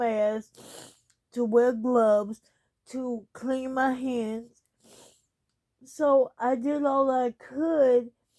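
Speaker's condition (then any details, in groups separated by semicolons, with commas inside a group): ALS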